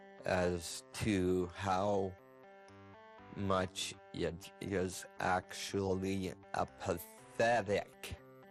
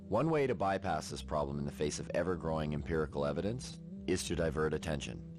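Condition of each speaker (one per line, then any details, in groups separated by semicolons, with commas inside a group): Multiple sclerosis
No condition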